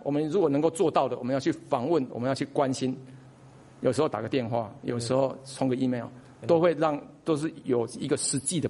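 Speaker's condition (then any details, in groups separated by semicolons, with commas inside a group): No condition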